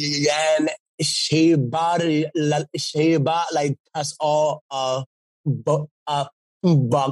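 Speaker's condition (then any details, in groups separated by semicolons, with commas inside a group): Stutter; fluent when singing; stutter goes away when singing; repeated sounds, blocks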